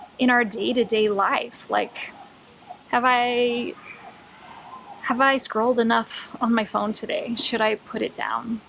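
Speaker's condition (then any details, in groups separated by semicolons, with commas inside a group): No condition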